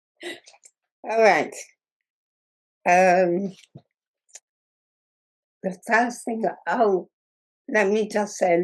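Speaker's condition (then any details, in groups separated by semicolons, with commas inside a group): Muscular dystrophy; progressive muscle wasting; diagnosed about age 6, gradual strength loss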